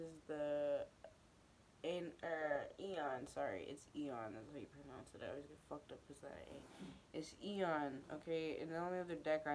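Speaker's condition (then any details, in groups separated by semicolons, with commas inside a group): No condition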